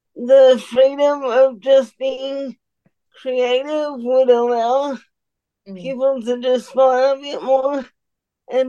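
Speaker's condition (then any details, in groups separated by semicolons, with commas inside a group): Cerebral palsy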